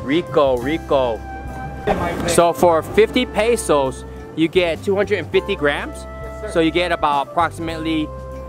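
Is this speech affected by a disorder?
No.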